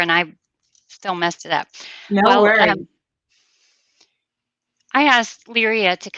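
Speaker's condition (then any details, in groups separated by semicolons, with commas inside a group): No condition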